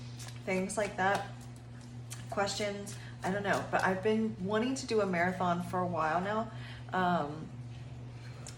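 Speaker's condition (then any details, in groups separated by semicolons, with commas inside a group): No condition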